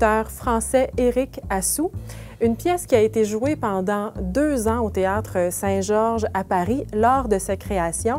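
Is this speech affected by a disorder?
No.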